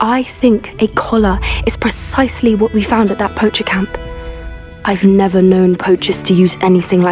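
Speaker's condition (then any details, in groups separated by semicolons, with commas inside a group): No condition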